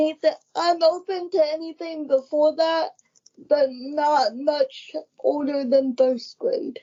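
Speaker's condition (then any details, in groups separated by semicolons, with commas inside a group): Cerebral palsy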